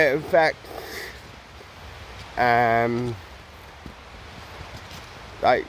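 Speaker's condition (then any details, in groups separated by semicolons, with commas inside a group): Cerebral palsy; mild, ataxic type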